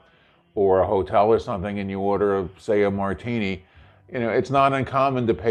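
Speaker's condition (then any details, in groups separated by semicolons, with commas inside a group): No condition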